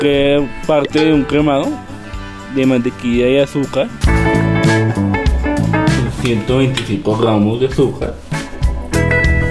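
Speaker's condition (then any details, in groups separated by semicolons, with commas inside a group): Down syndrome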